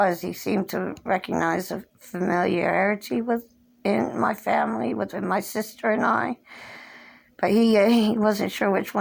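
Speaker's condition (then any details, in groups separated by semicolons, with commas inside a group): Cerebral palsy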